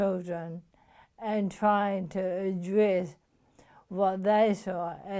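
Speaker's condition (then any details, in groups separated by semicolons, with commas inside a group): Motor neuron disease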